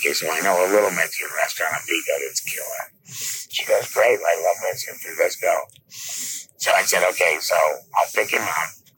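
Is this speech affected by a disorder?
Yes: laryngectomy; esophageal speech.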